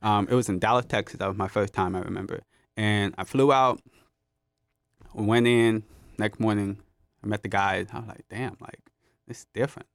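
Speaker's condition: Profound hearing loss, acquired, gentamicin-induced; right ear profound near deaf, left ear moderate, gentamicin-caused, hearing aids, lip reading; had speech therapy because of hearing loss

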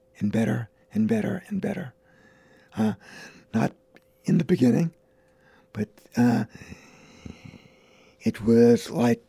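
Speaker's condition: Vocal cord damage; traumatic brain injury

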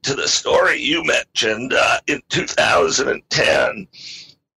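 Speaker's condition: Spasmodic dysphonia; voice recovered a good bit, able to do interview, occasional throat clearing

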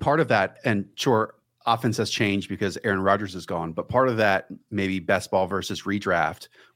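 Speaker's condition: No condition

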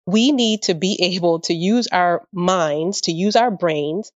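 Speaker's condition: No condition

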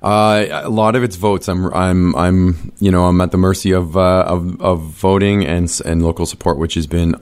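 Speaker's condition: No condition

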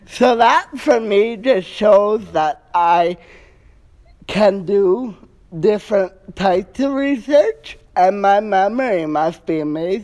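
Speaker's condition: Cerebral palsy; caused by brain bleed, affects walking muscles, all muscles affected to some degree, wheelchair since childhood

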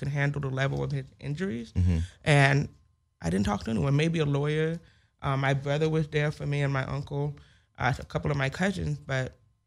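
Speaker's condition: Hearing loss with speech impediment; congenital hearing loss

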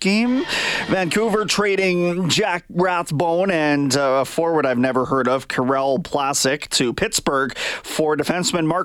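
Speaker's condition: No condition

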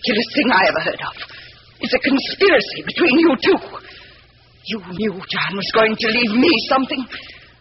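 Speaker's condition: No condition

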